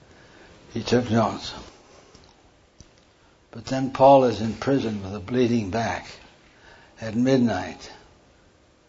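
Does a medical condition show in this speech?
Yes: Parkinson's; diagnosed 14 years ago by neurologist in Lincoln, Nebraska, tremor.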